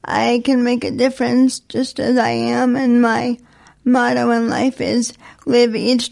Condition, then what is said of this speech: Cerebral palsy. So I am lucky that I have a voice that I use for service.